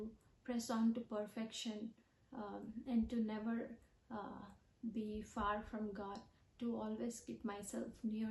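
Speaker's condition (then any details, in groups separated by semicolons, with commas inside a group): No condition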